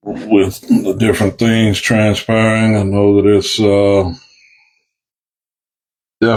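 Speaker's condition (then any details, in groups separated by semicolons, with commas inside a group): No condition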